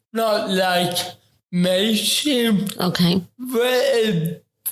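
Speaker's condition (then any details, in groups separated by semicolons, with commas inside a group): Ataxic cerebral palsy; affects talking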